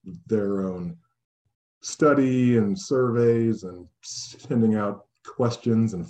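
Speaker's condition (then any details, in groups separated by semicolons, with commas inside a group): Stuttering; lifelong stutter, cannabis reported to help stuttering; prolonged sounds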